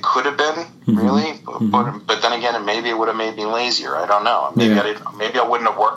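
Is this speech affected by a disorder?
No.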